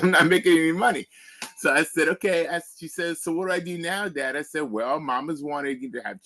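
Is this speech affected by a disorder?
No.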